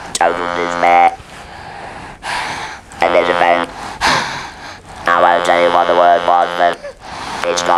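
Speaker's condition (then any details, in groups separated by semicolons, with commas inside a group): Laryngeal cancer with laryngectomy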